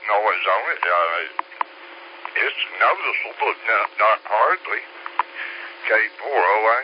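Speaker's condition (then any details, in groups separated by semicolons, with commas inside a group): Slurred speech; stroke 3 years ago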